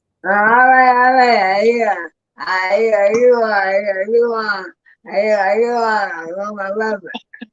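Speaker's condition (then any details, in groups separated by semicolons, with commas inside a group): ALS; answers relayed by another speaker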